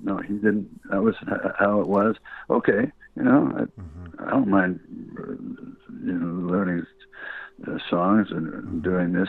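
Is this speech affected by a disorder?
Yes: Parkinson's disease.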